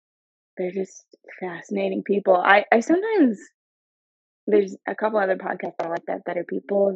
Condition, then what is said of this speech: No condition.